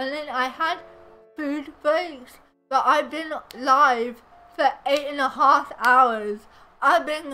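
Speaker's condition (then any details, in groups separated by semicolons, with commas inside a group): Cerebral palsy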